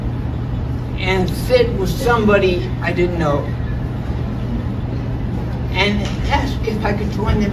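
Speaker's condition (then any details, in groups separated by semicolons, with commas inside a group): Cerebral palsy; with hearing loss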